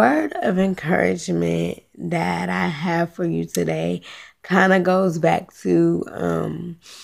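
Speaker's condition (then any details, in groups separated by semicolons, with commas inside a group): Cerebral palsy, spastic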